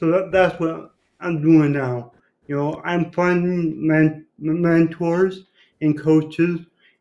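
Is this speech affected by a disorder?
Yes: cerebral palsy; born without pulse or breathing and revived.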